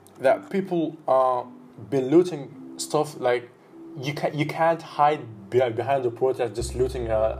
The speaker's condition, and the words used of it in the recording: Stuttering. It's just gone too much when I talk too fast.